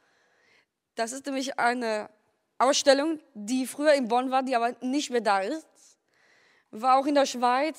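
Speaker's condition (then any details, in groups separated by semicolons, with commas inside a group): Down syndrome; Trisomy 21, from birth; cannot speak freely very well, read prepared question aloud at wahlkampfarena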